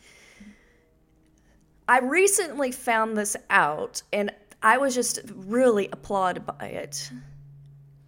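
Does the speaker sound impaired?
No.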